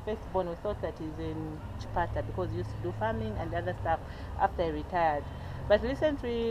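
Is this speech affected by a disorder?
No.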